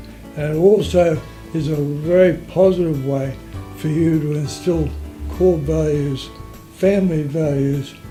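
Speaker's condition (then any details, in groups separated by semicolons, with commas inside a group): Motor neurone disease; affects voice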